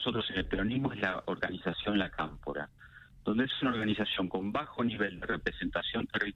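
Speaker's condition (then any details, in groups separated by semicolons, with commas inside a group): No condition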